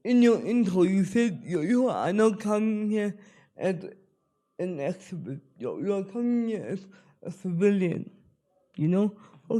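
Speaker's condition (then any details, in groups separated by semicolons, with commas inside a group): Spastic cerebral palsy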